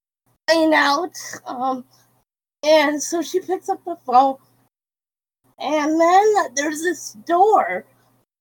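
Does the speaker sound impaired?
Yes: cerebral palsy; quadriplegic, brain damage from lack of oxygen at birth, diagnosed about age one, wheelchair user.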